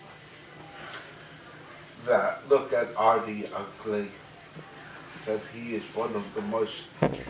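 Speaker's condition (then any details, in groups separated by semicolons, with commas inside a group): Cerebral palsy, mild; mainly affects speech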